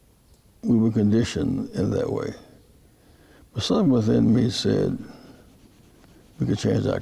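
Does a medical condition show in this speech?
Yes: Parkinson's disease; first noticed through falls while walking, diagnosed by specialist, severe difficulty rising from chair, ignored about a year; recent diagnosis, dopamine medication four times daily, physical and occupational therapy, big stretches, exaggerated movements; speech therapy.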